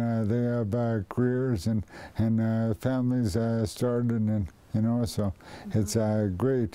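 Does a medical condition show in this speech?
Yes: primary lateral sclerosis; first diagnosed ALS, revised to PLS, slow progression; diagnosed about 15 years ago, stopped working 10 years ago.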